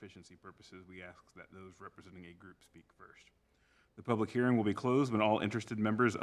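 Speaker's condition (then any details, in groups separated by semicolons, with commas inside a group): No condition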